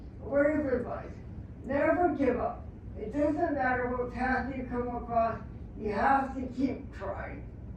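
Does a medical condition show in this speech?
Yes: traumatic brain injury; speech.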